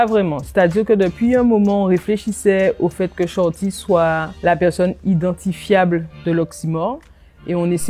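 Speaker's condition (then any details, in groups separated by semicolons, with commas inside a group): No condition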